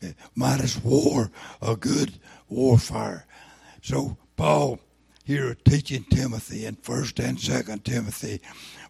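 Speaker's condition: Throat cancer, lost vocal cord

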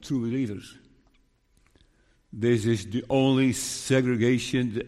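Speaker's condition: Parkinson's disease; room for more medication if needed

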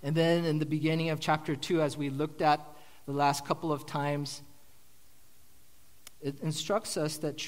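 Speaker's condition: No condition

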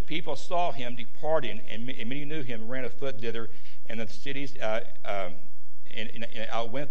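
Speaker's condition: Stuttering; stutter as usual way of talking, recent neck surgery; worse when unwell, mistaken for stroke by Life Squad paramedics; repeated sounds, blocks

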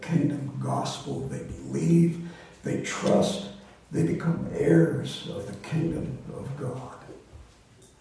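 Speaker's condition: Voice disorder; not contagious

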